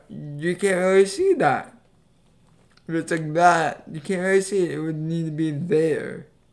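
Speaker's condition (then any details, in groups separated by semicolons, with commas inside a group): Cerebral palsy; affects legs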